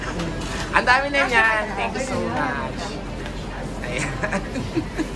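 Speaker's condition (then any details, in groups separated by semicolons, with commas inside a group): No condition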